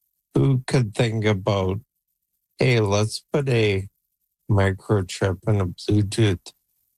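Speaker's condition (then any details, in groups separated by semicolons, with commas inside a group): ALS; progressive ALS, age 48, Neuralink brain implant surgery done; planned Neuralink input to computer, computer to speak in voice sounding like own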